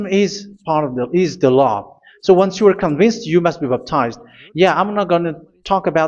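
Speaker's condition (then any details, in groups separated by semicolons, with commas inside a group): No condition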